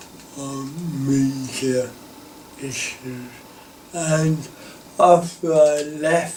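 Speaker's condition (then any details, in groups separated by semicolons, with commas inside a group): Cerebral palsy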